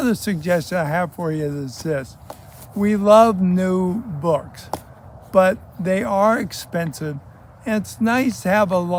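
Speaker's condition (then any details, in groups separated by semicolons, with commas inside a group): ALS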